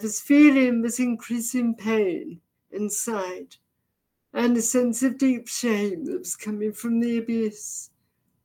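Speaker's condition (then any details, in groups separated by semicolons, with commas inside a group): Deafness, severe; also visually impaired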